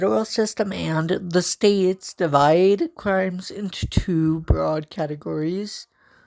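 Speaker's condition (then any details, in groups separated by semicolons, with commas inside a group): Cerebral palsy; from birth, walks with walker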